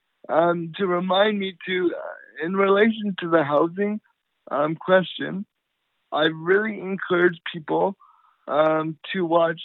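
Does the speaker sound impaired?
Yes: cerebral palsy; uses voice very well, Siri voice texting on iPhone works with practice, sometimes misrecognized words.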